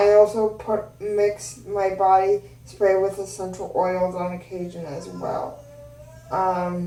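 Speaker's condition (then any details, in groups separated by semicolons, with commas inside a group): Cerebral palsy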